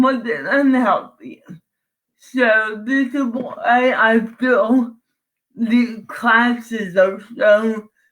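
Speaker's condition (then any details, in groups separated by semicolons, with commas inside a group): Cerebral palsy; from birth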